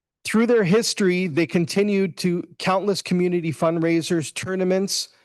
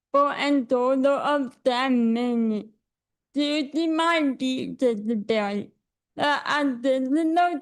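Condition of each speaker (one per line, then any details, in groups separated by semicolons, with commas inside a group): No condition
Cerebral palsy; affects hands and legs; lifelong therapy; speech affected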